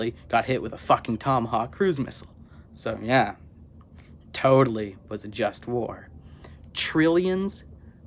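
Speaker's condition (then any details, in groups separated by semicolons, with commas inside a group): No condition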